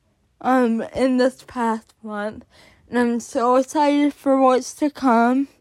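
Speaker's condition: Cerebral palsy; onset before birth

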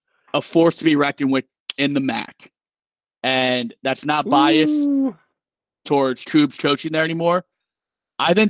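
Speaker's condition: No condition

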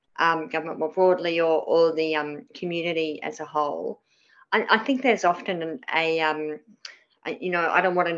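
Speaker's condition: Cleft palate; dental services

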